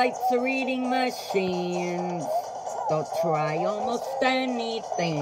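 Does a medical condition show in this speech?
No.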